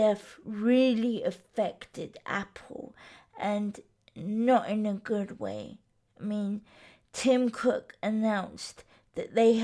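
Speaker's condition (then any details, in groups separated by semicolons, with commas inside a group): Cerebral palsy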